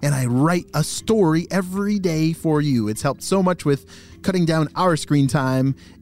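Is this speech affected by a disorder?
No.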